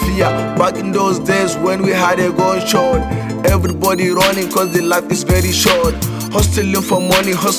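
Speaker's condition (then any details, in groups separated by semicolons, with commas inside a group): No condition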